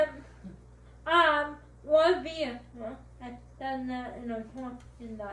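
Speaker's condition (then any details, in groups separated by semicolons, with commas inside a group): Cerebral palsy, spastic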